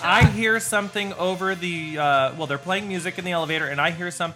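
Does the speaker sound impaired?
No.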